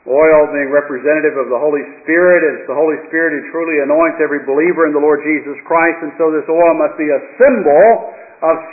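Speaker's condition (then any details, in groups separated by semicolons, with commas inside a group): No condition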